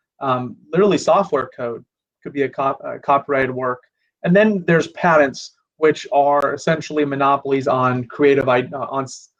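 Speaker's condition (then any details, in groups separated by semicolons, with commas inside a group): No condition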